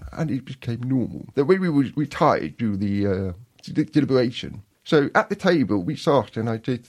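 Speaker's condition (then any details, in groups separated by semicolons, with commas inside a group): Profound deafness; born profoundly deaf, cochlear implant giving limited hearing, lip-reads, hearing parents; learnt to speak rather than sign as child, hard work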